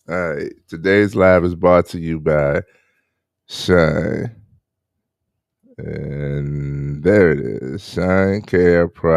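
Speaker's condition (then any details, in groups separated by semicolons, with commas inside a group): No condition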